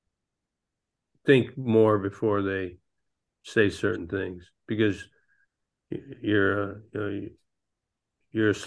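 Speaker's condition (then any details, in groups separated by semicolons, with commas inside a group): Parkinson's disease; man nearly 66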